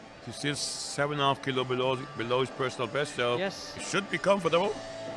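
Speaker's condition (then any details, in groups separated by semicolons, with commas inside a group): No condition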